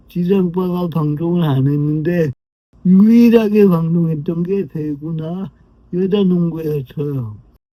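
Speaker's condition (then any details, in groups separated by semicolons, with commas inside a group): Brain lesion disability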